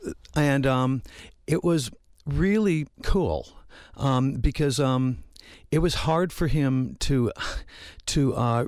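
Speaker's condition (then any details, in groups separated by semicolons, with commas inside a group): Stutter, mild; little stutter, audible to listeners; repeated words, blocks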